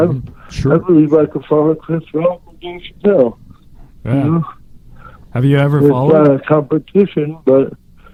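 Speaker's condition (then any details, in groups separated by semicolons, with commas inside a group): Cerebral palsy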